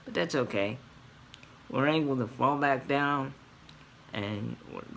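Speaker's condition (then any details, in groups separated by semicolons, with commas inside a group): Cerebral palsy; scoliosis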